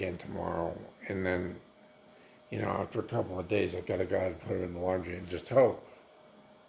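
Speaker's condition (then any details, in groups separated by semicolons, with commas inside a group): Multiple sclerosis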